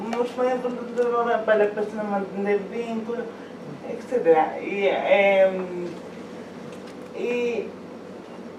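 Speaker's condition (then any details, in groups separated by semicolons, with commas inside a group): Cerebral palsy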